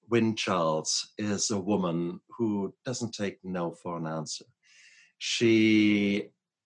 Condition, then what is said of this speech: No condition.